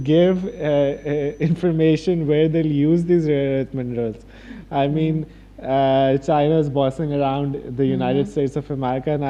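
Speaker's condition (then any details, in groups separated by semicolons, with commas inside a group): No condition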